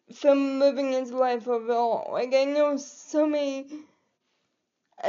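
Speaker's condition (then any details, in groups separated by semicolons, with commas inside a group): Cerebral palsy; quadriplegic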